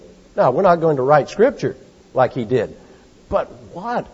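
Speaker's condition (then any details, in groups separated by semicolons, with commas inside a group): No condition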